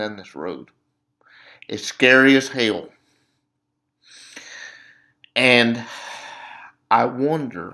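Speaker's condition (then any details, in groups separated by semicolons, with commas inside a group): Cerebral palsy; uses wheelchair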